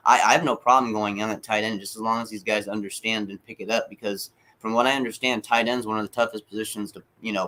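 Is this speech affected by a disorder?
No.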